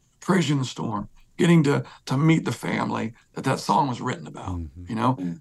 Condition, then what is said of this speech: Spasmodic dysphonia. So it just kind of grabs when I talk.